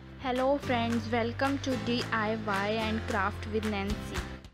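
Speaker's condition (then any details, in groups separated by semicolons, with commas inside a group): No condition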